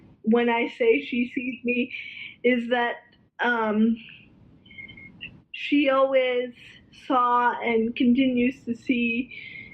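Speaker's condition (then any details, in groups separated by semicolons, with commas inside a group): Cerebral palsy, spastic quadriplegia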